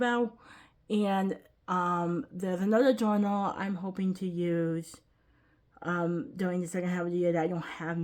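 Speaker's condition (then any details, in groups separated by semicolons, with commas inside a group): Cerebral palsy, quadriplegic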